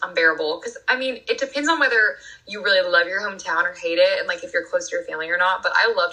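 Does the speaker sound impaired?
No.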